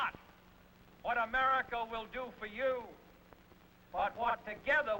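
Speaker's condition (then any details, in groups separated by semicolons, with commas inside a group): No condition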